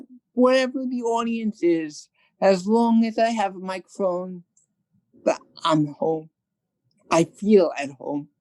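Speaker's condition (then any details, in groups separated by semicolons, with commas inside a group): Cerebral palsy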